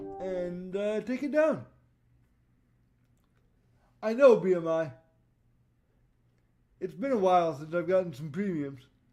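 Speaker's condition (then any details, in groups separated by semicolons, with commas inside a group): Cerebral palsy; voice tone sometimes odd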